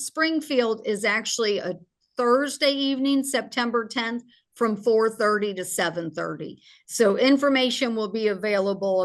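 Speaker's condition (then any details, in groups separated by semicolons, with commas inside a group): No condition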